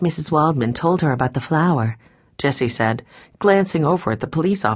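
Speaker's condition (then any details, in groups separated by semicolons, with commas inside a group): No condition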